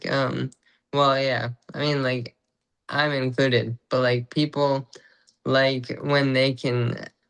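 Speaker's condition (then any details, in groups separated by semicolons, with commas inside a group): Traumatic brain injury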